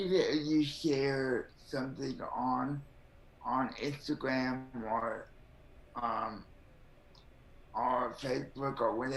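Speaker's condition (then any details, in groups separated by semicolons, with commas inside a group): Cerebral palsy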